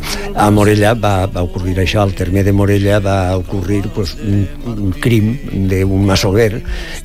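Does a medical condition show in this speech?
No.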